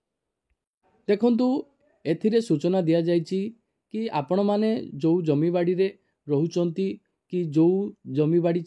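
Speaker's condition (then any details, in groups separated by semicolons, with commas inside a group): No condition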